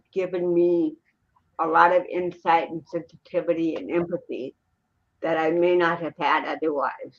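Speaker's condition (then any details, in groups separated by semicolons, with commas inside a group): Cerebral palsy; spinal curvature, past neck surgery C1 to C7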